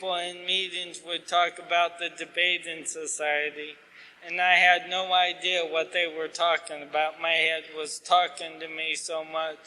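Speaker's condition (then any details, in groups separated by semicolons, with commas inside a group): ALS; asked to talk slower, clearer, losing voice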